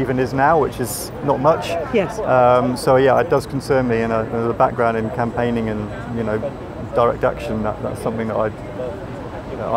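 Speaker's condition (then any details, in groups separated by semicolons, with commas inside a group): No condition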